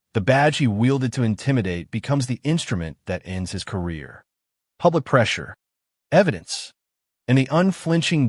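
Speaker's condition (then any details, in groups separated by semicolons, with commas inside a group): No condition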